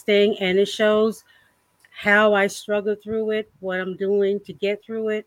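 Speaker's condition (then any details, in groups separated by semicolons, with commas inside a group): No condition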